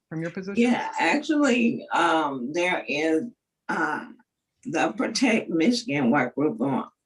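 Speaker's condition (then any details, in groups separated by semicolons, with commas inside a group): Cerebral palsy; uses wheelchair or mobility device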